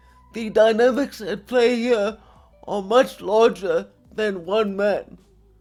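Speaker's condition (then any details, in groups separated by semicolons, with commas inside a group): Quadriplegic cerebral palsy, severe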